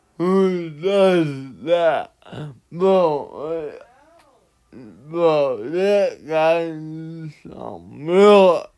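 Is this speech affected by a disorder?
Yes: cerebral palsy; atypical speech.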